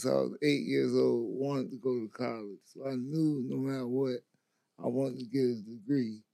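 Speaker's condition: Stroke; persisted after brain surgery

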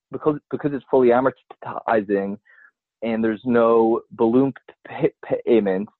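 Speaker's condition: Stutter; years ago caused strong fear of answering the phone; ongoing stutter evident in speech; frequent word and phrase repetitions, part-word repetitions, many fillers like um and uh; repeated sounds, repeated words

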